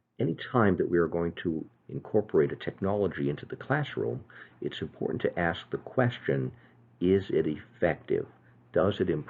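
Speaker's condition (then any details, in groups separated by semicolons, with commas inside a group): No condition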